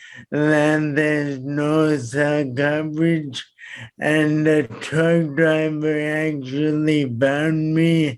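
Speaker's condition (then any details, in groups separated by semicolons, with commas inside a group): Traumatic brain injury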